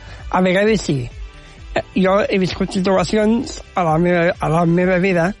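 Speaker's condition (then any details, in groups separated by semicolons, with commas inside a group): Down syndrome; adult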